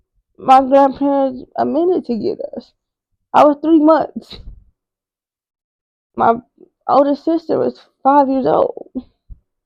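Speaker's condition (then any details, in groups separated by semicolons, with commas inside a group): Cerebral palsy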